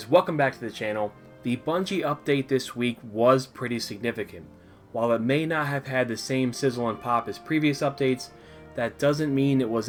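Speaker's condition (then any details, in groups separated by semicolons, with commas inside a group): No condition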